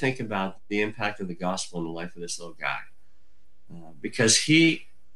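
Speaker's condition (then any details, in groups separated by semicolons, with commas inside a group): Cleft lip and palate; from birth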